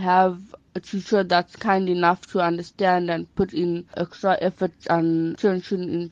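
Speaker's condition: Bilateral sensorineural hearing loss; onset age 4 after mumps complications, both ear nerves dead, failed nerve repair, four grommet surgeries; wears hearing device in ear, communicates by speech rather than sign language; speech never fully clear, long-term speech therapy to maintain speech

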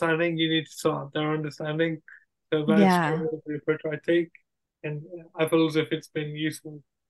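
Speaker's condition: Cerebral palsy; wheelchair user

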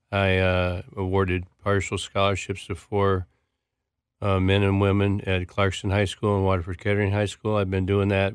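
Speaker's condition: Parkinson's disease; speech tough

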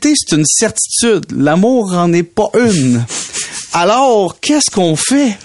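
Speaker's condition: No condition

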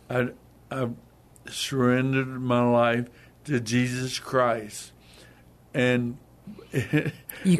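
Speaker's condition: Hemorrhagic stroke, hemorrhagic, basal ganglia

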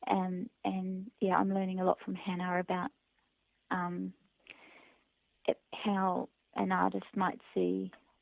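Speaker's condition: No condition

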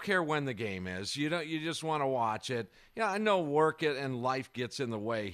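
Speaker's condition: No condition

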